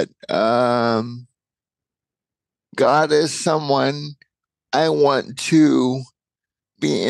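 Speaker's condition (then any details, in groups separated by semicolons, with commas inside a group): Cerebral palsy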